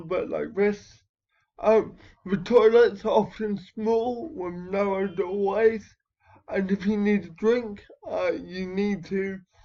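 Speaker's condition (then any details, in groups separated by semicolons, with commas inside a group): Cerebral palsy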